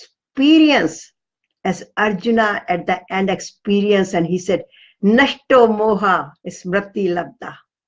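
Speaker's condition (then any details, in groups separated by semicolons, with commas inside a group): No condition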